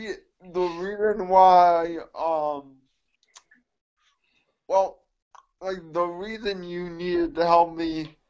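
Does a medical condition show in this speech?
Yes: cerebral palsy; mixed quadriplegia.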